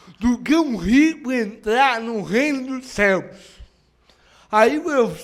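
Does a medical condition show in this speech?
Yes: cerebral palsy; no speech as child.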